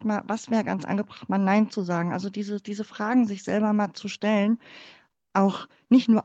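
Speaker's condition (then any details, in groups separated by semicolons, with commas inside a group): Cleft palate; speaking in front of class and using voice for speaking never felt easy, sang a lot instead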